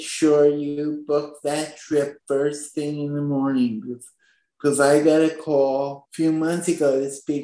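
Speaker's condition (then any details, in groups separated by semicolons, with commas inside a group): Spastic quadriplegic cerebral palsy; from birth, born at 27 weeks gestation, now 23 years old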